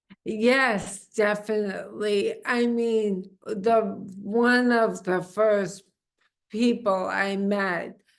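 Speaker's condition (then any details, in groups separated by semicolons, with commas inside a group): Amyotrophic lateral sclerosis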